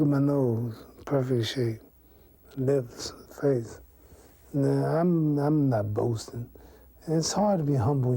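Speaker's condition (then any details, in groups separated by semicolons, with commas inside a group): Parkinson's syndrome; sometimes slurred speech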